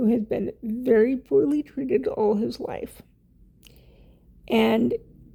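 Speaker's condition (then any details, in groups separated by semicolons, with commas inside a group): Cerebral palsy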